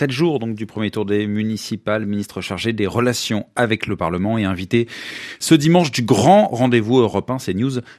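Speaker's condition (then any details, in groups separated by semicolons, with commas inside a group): No condition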